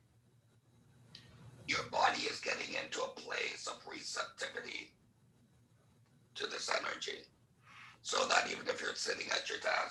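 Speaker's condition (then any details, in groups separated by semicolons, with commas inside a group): Laryngectomy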